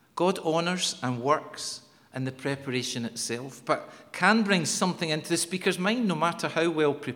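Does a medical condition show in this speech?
No.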